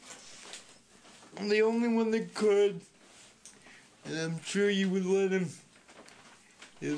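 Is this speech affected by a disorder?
Yes: speech impediment; masked poll worker behind plexiglass could not understand.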